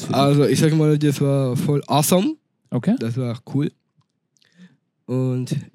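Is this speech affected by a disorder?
Yes: Down syndrome; congenital.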